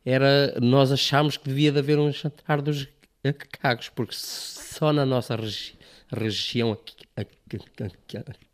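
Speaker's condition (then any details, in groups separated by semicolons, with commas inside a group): Stuttering; says stutter increasing during interview, nervous from pressure; many whole-word repetitions, part-word repetitions, worse under pressure, nervousness and when interviewed; repeated sounds, repeated words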